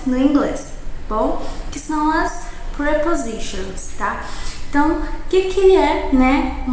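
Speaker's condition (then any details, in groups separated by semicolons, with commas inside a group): No condition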